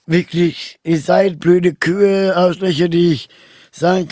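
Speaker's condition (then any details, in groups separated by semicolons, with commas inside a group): Down syndrome; trisomy 21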